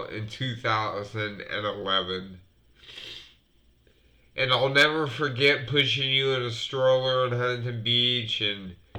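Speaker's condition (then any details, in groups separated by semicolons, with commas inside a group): Multiple sclerosis; sometimes hard to breathe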